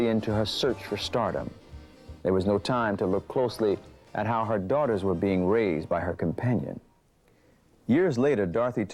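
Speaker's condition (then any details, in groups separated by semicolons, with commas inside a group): No condition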